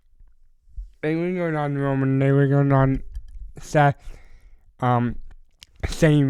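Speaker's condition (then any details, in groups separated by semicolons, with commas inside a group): Cerebral palsy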